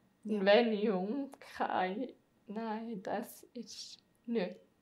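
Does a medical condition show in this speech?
Yes: multiple sclerosis; autoimmune disease.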